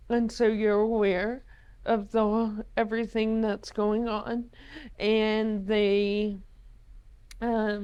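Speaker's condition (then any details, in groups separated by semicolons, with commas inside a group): ALS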